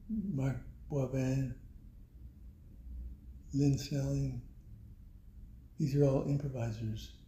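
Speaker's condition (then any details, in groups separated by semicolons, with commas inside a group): Parkinson's; voice weakened by Parkinson's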